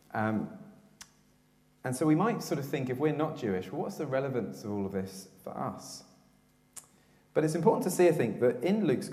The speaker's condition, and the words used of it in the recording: No condition.